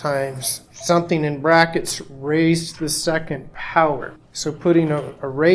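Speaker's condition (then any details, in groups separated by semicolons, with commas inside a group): No condition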